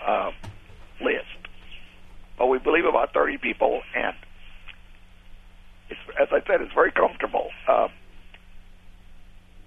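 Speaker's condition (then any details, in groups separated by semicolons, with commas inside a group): Tracheotomy; polio at age 13, paralysed and unable to breathe within 24 hours, formerly in iron lung; still uses a different kind of respirator, machine assists breathing in; can only talk when respirator allows, speaks while breathing out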